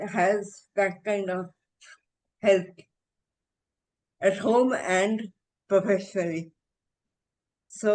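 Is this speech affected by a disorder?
Yes: encephalitis.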